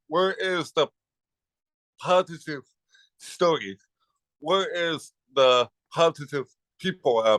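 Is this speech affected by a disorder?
Yes: cerebral palsy.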